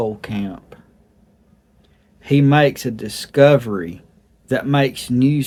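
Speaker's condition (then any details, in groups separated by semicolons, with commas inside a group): No condition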